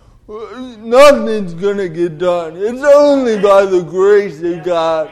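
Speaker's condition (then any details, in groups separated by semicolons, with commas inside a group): Cerebral palsy; delayed development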